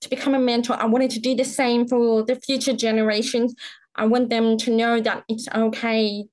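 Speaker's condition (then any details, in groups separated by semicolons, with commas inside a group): Profound deafness, congenital, profound; born profoundly deaf, right cochlear implant since infancy, left cochlear implant also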